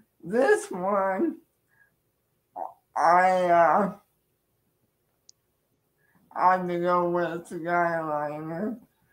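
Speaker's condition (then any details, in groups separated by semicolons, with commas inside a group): Cerebral palsy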